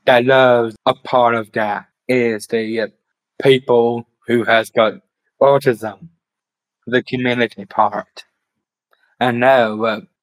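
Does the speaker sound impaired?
Yes: Down syndrome; later diagnosed with autism.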